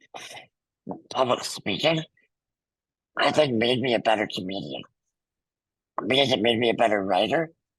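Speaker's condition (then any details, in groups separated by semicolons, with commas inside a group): Muscular dystrophy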